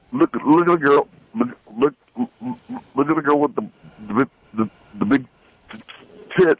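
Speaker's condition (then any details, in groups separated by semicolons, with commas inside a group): Stuttering; lifelong stuttering; stuttering returned after fluent period since about first call, asks for McGraw's speech therapist; reports stuttering again; repeated words, blocks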